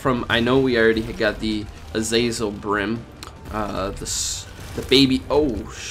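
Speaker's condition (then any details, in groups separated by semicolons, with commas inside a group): No condition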